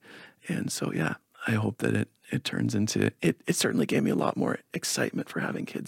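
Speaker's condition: Spasmodic dysphonia; speaks in higher pinched tone to reliably get words out

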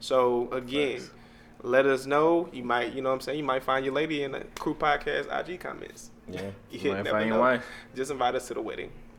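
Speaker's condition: No condition

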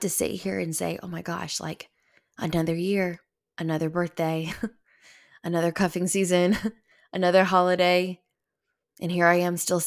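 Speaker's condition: No condition

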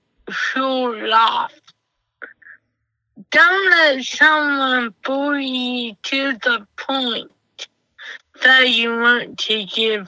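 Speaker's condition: Cerebral palsy; self-described as half-CP

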